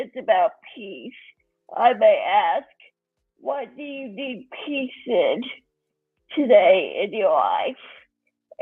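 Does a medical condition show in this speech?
Yes: cerebral palsy.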